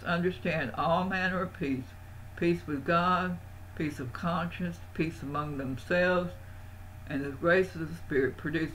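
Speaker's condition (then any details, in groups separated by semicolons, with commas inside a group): Parkinson's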